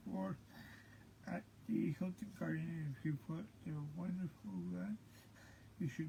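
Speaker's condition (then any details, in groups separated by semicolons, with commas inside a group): Cerebral palsy; present since birth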